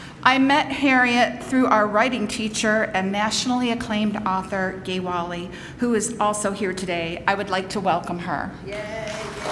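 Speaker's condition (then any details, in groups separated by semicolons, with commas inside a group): No condition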